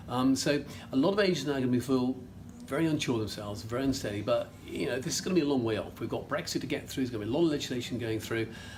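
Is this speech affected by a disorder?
No.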